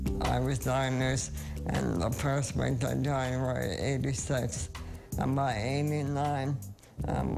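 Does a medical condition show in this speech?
Yes: ALS; more than 25 years since onset, uses cannabis.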